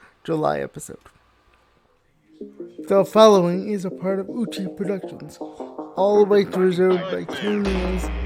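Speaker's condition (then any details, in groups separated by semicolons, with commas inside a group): Cerebral palsy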